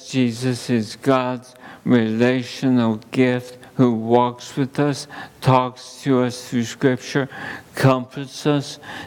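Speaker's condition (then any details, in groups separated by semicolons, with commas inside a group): ALS; under neurologist care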